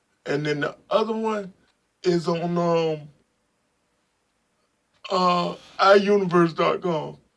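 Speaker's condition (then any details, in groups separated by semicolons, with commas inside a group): Spastic quadriplegic cerebral palsy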